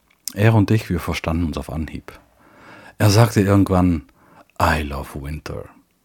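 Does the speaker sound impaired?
No.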